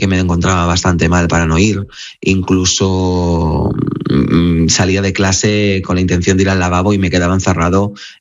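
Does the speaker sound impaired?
No.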